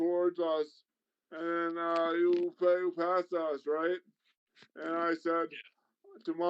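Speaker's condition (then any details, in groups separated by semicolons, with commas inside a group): Traumatic brain injury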